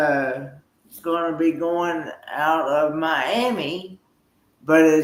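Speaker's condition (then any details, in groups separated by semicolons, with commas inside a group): Cerebral palsy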